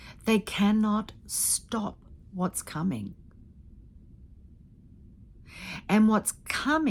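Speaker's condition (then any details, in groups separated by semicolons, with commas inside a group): No condition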